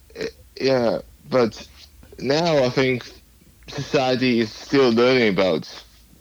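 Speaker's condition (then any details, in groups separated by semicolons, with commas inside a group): Cerebral palsy; lifelong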